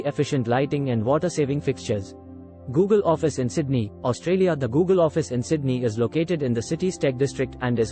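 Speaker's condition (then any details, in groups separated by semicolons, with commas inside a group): No condition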